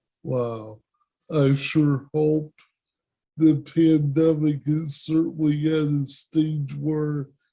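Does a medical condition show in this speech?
Yes: cerebral palsy; present from birth.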